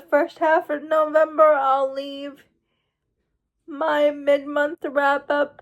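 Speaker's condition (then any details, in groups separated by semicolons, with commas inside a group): Cerebral palsy; uses wheelchair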